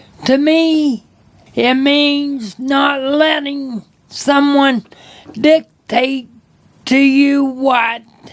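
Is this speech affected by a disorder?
Yes: cerebral palsy.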